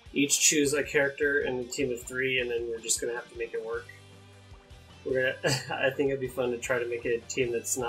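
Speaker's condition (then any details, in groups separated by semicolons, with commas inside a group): No condition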